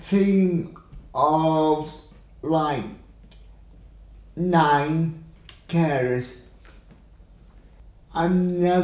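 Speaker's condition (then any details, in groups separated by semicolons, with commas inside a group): Cerebral palsy; from birth, legs affected, upper body works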